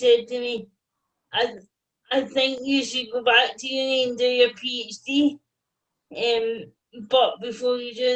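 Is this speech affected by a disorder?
Yes: cerebral palsy.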